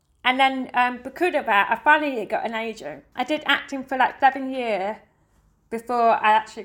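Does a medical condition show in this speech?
Yes: deafness; finds it tiring.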